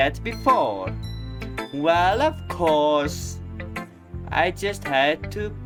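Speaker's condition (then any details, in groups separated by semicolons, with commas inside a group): No condition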